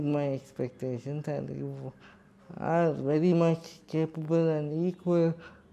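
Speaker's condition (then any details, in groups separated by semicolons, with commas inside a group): Cerebral palsy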